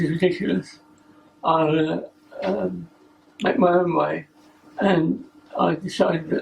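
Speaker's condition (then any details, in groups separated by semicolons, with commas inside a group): Parkinson's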